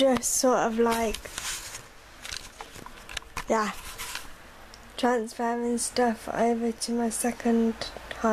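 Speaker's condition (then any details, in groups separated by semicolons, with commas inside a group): Cerebral palsy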